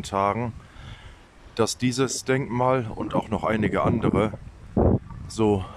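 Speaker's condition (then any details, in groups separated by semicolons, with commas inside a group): No condition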